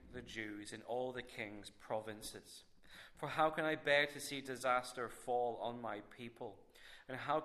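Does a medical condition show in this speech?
No.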